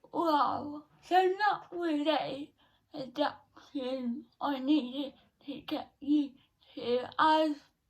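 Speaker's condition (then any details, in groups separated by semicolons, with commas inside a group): Cerebral palsy; not quadriplegic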